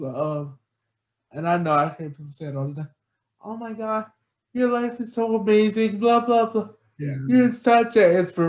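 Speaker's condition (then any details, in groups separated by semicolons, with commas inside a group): Cerebral palsy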